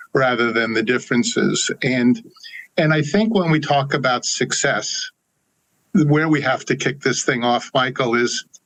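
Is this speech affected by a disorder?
No.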